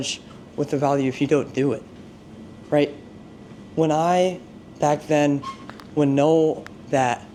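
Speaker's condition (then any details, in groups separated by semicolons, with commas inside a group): No condition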